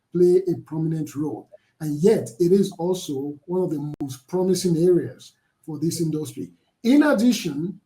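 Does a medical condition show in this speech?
No.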